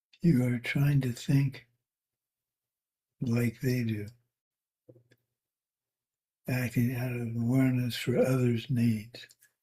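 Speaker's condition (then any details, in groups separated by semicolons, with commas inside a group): Parkinson's; tremor varies day to day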